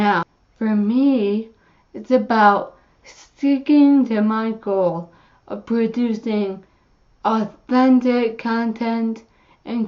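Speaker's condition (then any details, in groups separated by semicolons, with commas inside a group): Cerebellar ataxia; caused by brain bleed, unsteady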